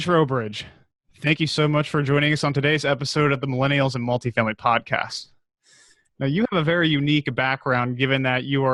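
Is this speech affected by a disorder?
No.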